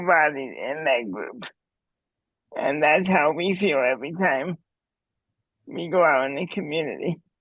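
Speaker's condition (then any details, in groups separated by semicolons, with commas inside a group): Cerebral palsy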